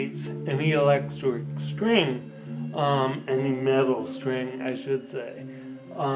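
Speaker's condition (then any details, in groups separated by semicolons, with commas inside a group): Ataxia; slight slurring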